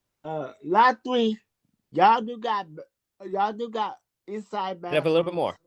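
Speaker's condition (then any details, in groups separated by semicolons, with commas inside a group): Cerebral palsy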